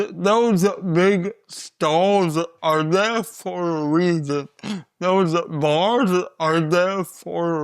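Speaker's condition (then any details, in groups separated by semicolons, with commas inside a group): Cerebral palsy; voice often not understood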